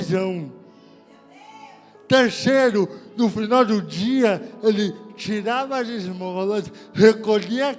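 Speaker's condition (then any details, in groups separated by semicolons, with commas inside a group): Cerebral palsy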